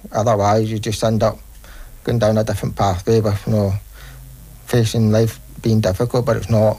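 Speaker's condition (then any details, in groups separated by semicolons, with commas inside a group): Deafness; congenital deafness, diagnosed at age four, uses British Sign Language; Hannah interpreting into British Sign Language during interview; no speech before diagnosis, learned to speak through daily speech therapy, deaf school, practice with siblings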